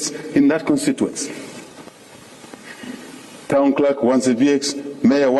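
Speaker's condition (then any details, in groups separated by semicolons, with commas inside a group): No condition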